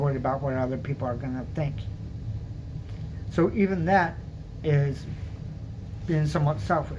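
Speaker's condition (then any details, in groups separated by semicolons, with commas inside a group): Cerebral palsy, mild; speech somewhat unclear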